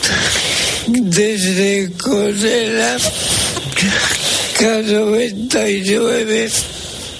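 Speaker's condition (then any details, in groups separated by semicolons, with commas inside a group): ELA (ALS), speech-generating device; ALS diagnosed 13 years ago, first symptoms attributed to herniated discs, diagnosis about six months later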